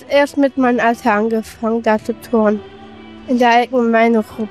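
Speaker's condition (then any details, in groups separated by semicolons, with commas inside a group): Down syndrome; trisomy 21, lacks body tension, compensated by intensive training building muscle; 16 years old, better posture through regular training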